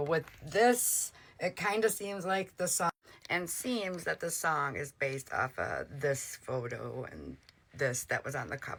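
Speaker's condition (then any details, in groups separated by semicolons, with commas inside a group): No condition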